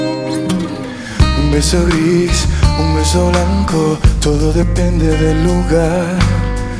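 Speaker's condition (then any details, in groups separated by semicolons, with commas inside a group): No condition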